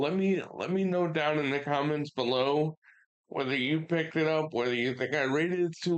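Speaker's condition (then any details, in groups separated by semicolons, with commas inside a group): Cerebral palsy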